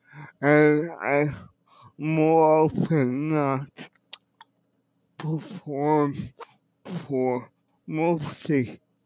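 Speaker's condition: Cerebral palsy; wheelchair user

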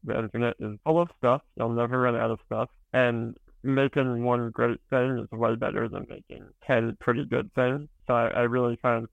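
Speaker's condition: Spinal muscular atrophy

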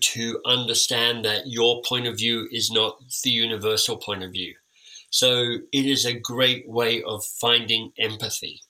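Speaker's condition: Cleft lip and palate; orthodontic treatment

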